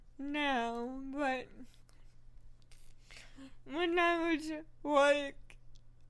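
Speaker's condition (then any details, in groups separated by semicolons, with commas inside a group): Cerebral palsy; working with speech therapist, rehearses comedy material repeatedly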